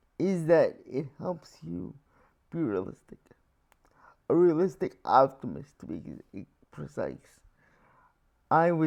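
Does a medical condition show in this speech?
Yes: cerebral palsy.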